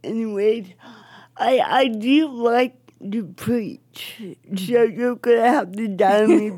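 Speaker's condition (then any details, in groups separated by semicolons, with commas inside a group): Cerebral palsy; speech affected, jokingly called a god-given accent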